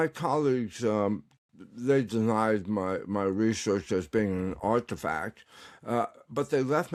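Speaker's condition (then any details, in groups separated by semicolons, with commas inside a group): Tongue cancer; recovering, tongue exercises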